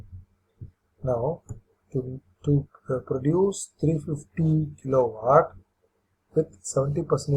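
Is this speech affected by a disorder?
No.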